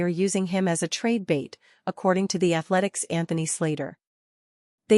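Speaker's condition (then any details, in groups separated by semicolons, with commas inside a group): No condition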